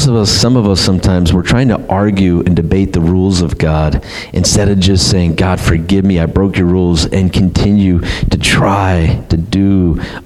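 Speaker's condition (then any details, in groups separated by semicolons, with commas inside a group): No condition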